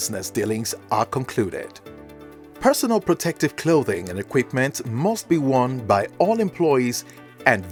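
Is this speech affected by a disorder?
No.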